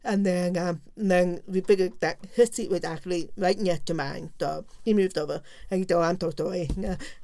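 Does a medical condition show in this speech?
Yes: profound deafness; profound deafness left ear, total deafness right ear, diagnosed age 3, hearing aid, no cochlear implant; learned to speak and lip-read in early oral pre-preschool program, encouraged to speak, mainstreamed.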